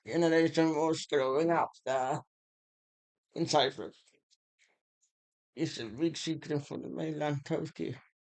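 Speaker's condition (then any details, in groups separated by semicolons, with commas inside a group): Muscular Parkinson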